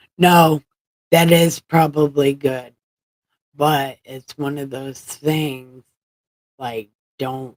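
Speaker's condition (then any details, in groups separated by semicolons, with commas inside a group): Brain injury; about 10 years after injury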